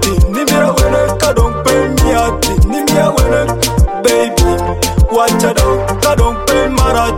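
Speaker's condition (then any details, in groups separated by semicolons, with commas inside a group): No condition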